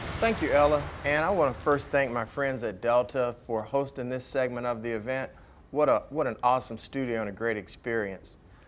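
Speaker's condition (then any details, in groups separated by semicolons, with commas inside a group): No condition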